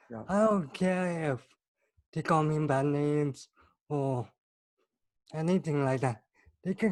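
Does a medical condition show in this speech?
Yes: cerebral palsy.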